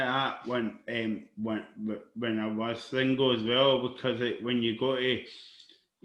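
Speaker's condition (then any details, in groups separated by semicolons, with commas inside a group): Cerebral palsy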